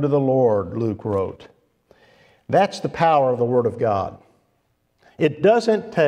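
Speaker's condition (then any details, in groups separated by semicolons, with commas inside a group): No condition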